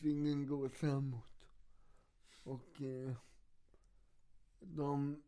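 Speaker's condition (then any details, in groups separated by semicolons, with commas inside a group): Cerebral palsy; once walked ten kilometres in one day without wheelchair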